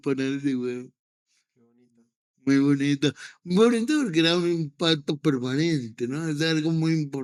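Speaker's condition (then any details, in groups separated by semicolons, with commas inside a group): Cerebral palsy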